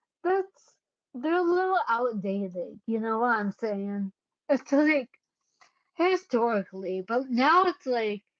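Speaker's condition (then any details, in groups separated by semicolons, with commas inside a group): Cerebellar ataxia; caused by brain bleed, unsteady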